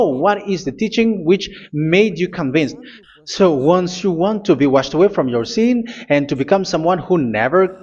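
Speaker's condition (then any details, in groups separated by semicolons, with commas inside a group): No condition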